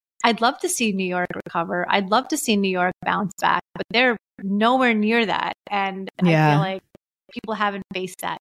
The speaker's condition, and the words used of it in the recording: None; typical speech.